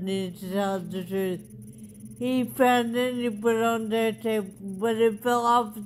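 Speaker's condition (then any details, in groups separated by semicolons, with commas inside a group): Traumatic brain injury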